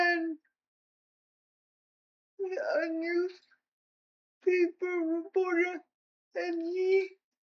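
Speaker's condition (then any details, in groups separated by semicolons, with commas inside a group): Cerebral palsy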